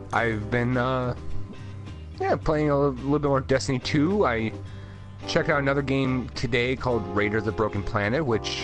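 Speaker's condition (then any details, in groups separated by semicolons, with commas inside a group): No condition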